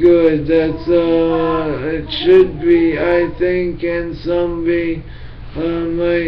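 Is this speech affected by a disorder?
Yes: brain injury.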